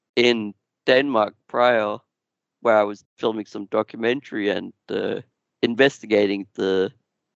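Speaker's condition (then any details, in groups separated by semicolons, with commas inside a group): Duchenne muscular dystrophy; genetic, progressive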